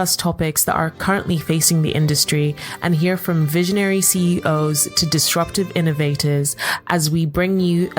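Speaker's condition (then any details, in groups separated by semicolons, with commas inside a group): No condition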